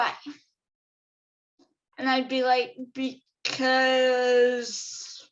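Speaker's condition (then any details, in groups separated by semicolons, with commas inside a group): Cerebral palsy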